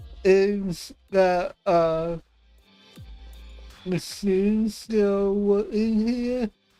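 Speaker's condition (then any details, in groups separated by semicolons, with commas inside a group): Cerebral palsy; affects voice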